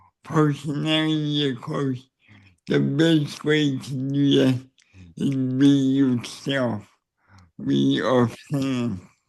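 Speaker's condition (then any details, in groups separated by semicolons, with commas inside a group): Cerebral palsy; neck surgery went badly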